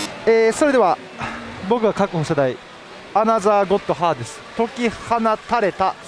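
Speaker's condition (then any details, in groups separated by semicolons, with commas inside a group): No condition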